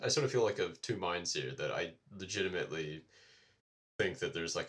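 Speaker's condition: No condition

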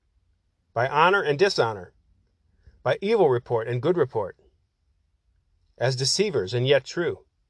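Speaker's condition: No condition

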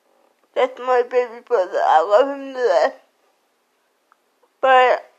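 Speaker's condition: Cerebral palsy; slurred speech

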